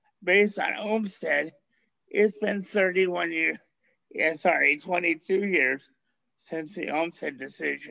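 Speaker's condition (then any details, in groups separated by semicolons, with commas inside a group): Cerebral palsy; limited use of limbs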